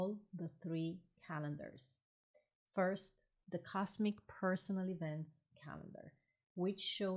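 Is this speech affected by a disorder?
No.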